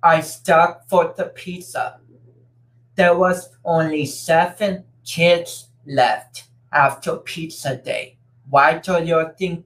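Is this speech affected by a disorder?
Yes: cerebral palsy; umbilical cord slightly wrapped around neck, affects cerebrum and cerebellum, hands do not cramp; affects speech and coordination.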